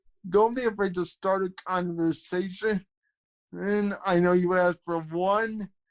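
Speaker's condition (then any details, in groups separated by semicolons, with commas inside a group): Cerebral palsy, spastic quadriplegia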